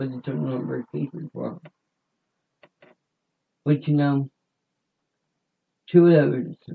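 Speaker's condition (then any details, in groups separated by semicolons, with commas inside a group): Cerebral palsy; voice sound affected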